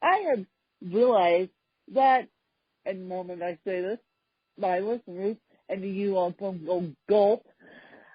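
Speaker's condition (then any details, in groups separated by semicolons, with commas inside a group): Cerebral palsy; speech impediment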